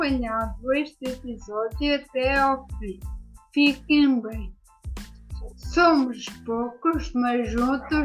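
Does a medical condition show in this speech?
Yes: ataxia; ataxia after brain injury.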